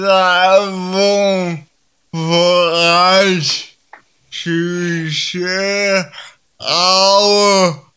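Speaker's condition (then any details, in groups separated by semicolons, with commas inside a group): Cerebral palsy; linked to preeclampsia at birth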